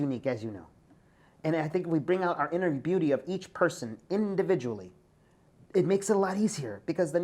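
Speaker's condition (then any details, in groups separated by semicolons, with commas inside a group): No condition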